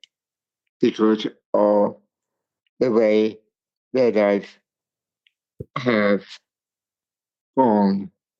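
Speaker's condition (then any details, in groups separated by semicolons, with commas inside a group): Cerebral palsy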